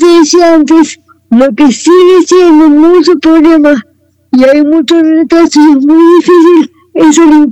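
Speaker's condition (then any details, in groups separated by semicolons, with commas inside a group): Cerebral palsy; wheelchair user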